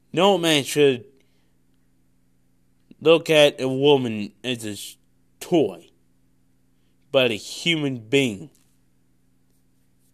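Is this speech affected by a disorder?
Yes: cerebral palsy; born with condition.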